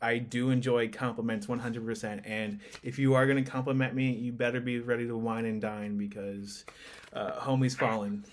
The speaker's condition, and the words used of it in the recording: No condition.